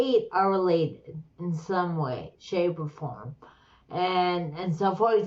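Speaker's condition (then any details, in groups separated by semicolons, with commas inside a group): Slurred speech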